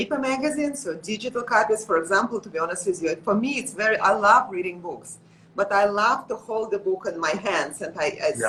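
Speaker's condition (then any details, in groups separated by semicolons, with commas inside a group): No condition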